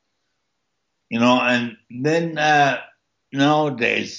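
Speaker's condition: Stroke with speech impediment; tracheotomy

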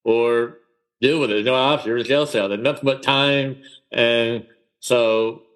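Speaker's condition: Cleft palate; speech impediment in childhood

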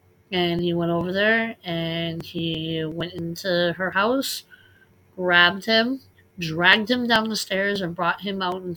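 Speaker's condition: Cleft lip and palate, unilateral cleft lip and palate; left nostril blocked by cartilage

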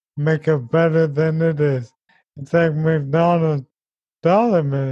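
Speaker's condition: ALS; progressive neurodegenerative

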